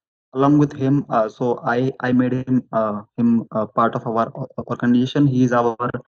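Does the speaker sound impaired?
Yes: stammering; stammer since very young age, at 16 blocked, stammered and spat during school assembly speech; adult, openly discloses stammer, expects to stammer during this conversation, asks listeners for patience; stammers less when more confident, stammers when nervous; here repeated sounds, prolonged sounds.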